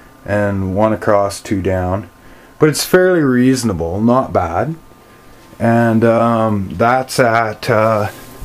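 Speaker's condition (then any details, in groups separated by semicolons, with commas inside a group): No condition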